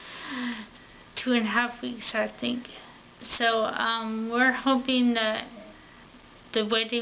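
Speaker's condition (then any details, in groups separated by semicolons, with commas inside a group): Ataxia; affects mouth and tongue coordination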